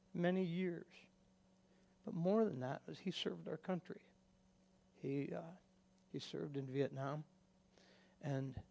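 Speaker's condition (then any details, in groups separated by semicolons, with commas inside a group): No condition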